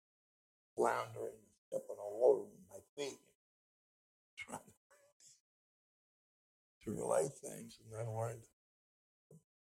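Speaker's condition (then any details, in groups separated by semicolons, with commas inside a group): Speech impediment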